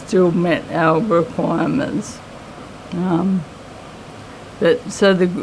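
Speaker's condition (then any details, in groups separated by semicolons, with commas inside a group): MND; voice slightly raspy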